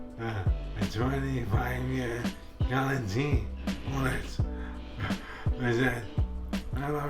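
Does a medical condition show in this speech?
Yes: motor neurone disease.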